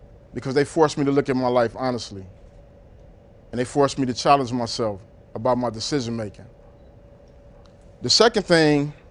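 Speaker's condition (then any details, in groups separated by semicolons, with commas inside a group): No condition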